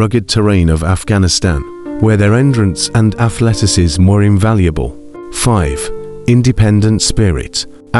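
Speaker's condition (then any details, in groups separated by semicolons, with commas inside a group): No condition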